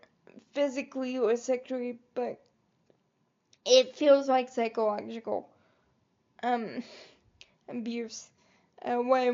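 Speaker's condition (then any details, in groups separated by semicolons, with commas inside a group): Cerebral palsy; quadriplegic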